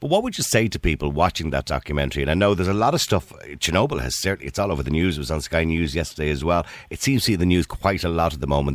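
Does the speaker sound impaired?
No.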